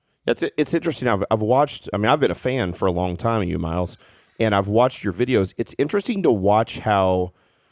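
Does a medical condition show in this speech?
No.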